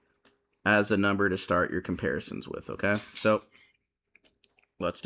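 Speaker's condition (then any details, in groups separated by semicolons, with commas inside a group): No condition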